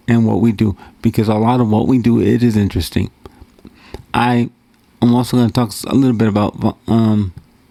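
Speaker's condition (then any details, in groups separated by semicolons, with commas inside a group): Cerebral palsy; wheelchair user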